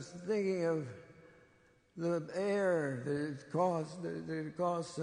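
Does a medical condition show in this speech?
Yes: Parkinson's disease; diagnosed 20 years ago.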